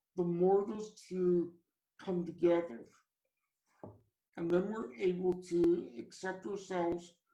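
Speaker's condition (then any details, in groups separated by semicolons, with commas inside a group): Cerebral palsy; from birth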